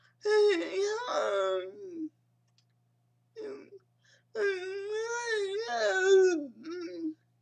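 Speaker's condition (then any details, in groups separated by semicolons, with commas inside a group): Cerebral palsy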